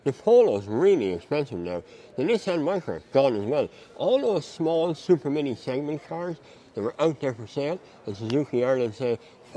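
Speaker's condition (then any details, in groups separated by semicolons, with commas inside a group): Mouth cancer surgery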